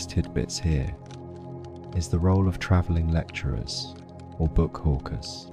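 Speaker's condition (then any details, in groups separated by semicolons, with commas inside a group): No condition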